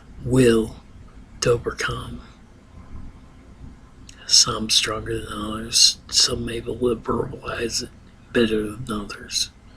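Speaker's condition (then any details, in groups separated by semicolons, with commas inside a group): Ataxia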